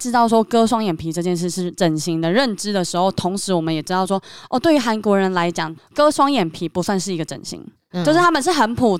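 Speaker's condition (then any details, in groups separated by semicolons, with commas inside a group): Submucous cleft palate; recent cough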